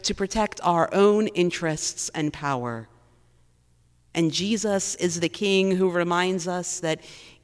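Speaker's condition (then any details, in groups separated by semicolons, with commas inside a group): No condition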